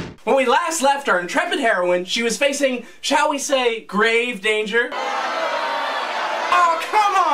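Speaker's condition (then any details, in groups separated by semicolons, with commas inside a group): No condition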